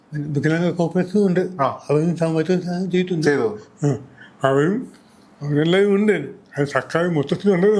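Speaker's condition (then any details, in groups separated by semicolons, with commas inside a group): Cerebral palsy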